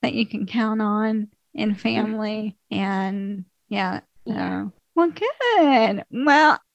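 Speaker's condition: ALS; feeding tube not yet used

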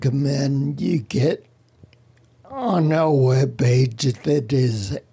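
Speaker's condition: Spinocerebellar ataxia; rare neuromuscular disease, mobility challenged, noise-induced anxiety; speech impediment

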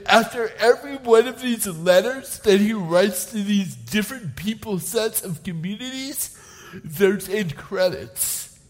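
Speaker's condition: Cerebral palsy; walking again after therapy

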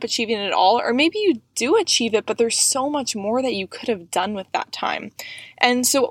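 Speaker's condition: No condition

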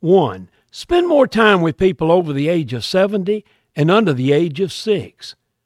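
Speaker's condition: No condition

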